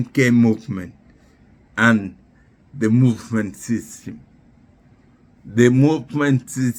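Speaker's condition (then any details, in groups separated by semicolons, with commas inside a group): Neurological disease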